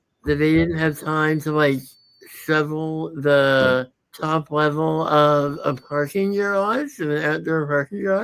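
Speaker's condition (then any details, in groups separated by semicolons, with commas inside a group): Muscular dystrophy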